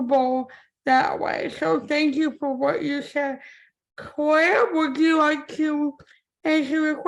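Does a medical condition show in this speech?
Yes: cerebral palsy; from birth; impaired speech.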